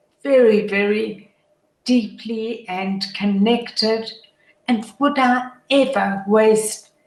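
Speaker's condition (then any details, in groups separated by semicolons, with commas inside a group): Motor neuron disease; hands severely affected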